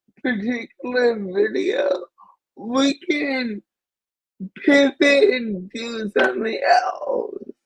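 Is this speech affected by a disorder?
Yes: cerebral palsy.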